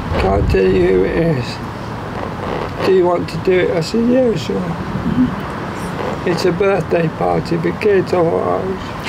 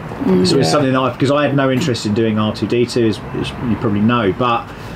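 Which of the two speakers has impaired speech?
The first: motor neurone disease; wheelchair, one working arm, night ventilation, rapid progression; breathless when talking, shallow breathing, night carbon dioxide build-up.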